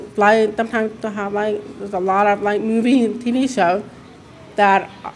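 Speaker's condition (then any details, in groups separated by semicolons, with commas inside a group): Deafness; mix of speech and sign growing up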